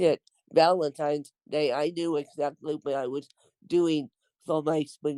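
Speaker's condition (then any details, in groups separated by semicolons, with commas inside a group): Cerebral palsy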